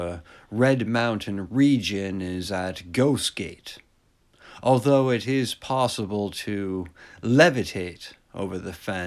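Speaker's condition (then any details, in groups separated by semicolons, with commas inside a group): No condition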